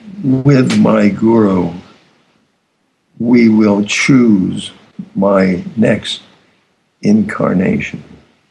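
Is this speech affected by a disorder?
Yes: aphasia after stroke; words come out slowly, long silences, slow to answer, hard to weave complex stories.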